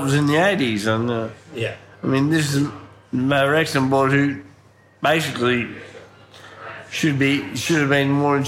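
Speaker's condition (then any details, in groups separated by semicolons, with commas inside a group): Ataxia from brain damage, cerebellar; physio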